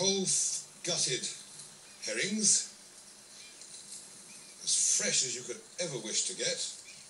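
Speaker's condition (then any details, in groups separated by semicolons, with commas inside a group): No condition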